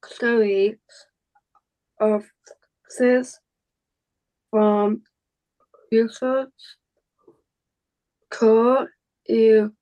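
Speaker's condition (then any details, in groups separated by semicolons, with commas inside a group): Down syndrome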